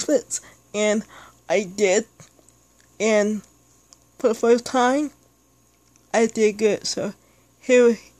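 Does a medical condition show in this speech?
Yes: speech impairment.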